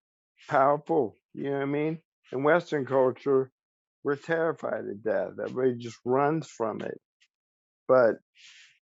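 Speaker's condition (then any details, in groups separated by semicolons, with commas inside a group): ALS; speech still preserved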